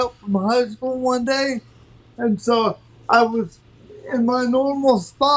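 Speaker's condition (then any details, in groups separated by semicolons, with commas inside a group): Cerebral palsy; from birth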